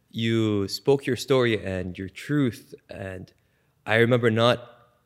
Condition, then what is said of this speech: None; typical speech.